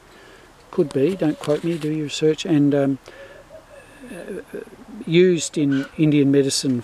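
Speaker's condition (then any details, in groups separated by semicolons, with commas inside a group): No condition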